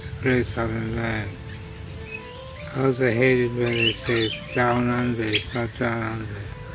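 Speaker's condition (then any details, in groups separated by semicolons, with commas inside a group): Slurred speech from poisoning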